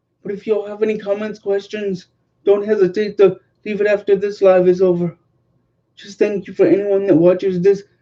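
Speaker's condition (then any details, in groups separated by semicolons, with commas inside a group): Cerebral palsy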